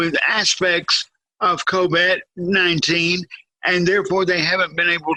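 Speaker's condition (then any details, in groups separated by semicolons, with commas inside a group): Cerebral palsy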